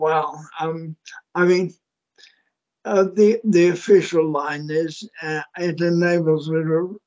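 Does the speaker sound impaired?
Yes: motor neurone disease; primary lateral sclerosis (PLS), rare very slow long-running variant, first symptom slight speech slurring, voice progressed slowly; many years since diagnosis, wheelchair user from about four years after diagnosis, first chair lasted five years; slight slurring still audible, affected s sounds, weak soft husky voice, hard to hear in ambient noise.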